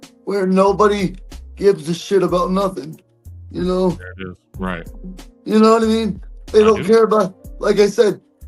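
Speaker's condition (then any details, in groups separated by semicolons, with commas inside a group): Cerebral palsy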